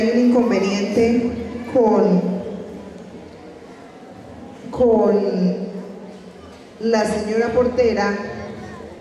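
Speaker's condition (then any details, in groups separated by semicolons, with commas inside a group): No condition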